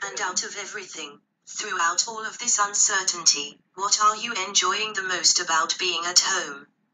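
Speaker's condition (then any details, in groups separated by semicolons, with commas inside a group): No condition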